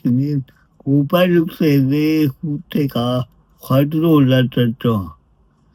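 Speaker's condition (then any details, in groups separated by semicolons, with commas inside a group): Brain lesion disability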